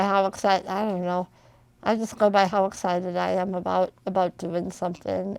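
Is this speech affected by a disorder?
Yes: spinal muscular atrophy.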